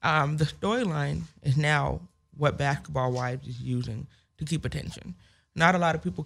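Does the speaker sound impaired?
Yes: hearing loss with speech impediment; congenital hearing loss, 70% deaf one ear, 30% other, grandmother had hearing problems, diagnosed end of first grade; only comfortable speaking within last year or so.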